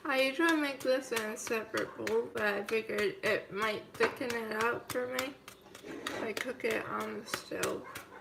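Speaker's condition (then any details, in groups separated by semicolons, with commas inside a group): Cerebral palsy, mild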